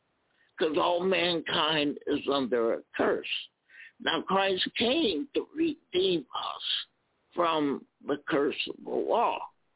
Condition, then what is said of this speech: Spasmodic dysphonia. I just recently had some Botox injections into my vocal cords.